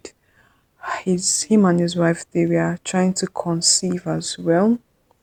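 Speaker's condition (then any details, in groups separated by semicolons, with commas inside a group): No condition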